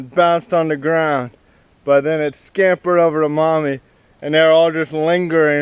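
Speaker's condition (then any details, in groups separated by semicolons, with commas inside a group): Cerebral palsy; spastic, affects walking and legs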